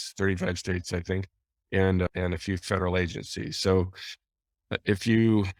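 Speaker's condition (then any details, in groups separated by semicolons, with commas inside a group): No condition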